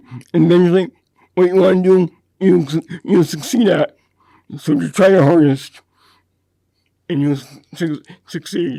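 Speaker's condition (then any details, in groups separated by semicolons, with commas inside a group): Dystonia; neurological condition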